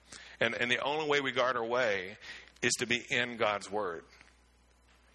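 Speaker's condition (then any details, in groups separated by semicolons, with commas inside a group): No condition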